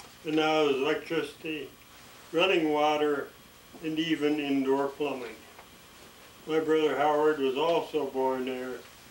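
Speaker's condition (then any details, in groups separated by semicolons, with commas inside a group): ALS; expects swallowing and breathing trouble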